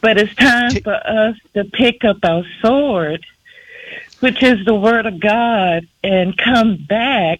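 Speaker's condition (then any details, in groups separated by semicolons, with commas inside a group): No condition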